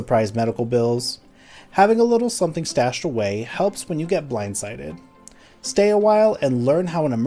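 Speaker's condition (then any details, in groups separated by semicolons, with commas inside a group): No condition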